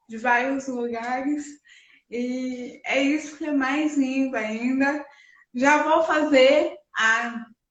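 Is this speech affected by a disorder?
Yes: cerebral palsy.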